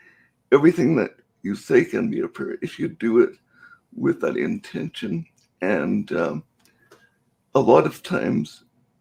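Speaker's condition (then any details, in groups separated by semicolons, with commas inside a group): Cerebral palsy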